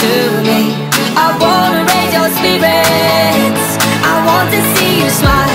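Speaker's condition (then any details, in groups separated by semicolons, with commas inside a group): No condition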